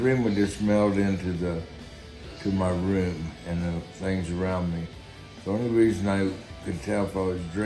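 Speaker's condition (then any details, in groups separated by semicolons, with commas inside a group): Guillain-Barré syndrome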